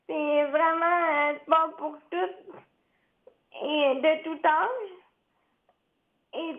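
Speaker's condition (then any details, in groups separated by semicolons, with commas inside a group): Cerebral palsy; since birth, wheelchair user since birth, needs care from a helper; age 20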